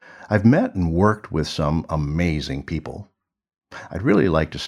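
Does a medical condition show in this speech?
No.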